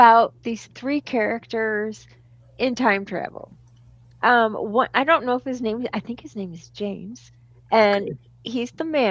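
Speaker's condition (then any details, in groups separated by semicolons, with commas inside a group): No condition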